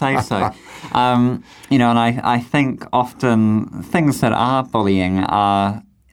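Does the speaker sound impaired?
Yes: cleft lip and palate; congenital cleft lip and palate, facial condition similar to Augie's in Wonder; described as speaking beautifully, cleft clinic surgeon at age 12 predicted no public speaking career.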